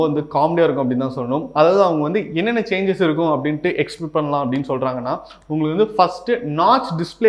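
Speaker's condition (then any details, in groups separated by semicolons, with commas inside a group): No condition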